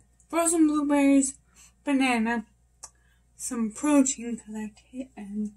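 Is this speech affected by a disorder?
Yes: brain injury.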